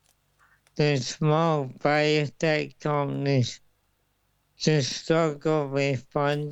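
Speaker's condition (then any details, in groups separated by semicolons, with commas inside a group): Motor neurone disease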